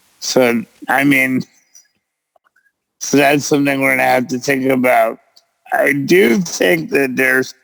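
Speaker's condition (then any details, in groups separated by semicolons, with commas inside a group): Cerebral palsy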